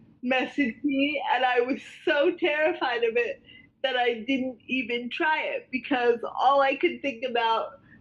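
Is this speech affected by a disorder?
Yes: cerebral palsy, spastic quadriplegia.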